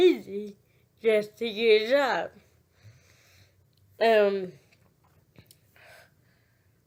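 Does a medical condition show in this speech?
Yes: cerebral palsy; birth injury, poor muscle control, affects walking and stability; lifelong; cannot control speech, speech affected.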